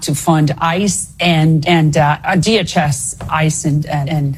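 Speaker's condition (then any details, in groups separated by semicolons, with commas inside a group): No condition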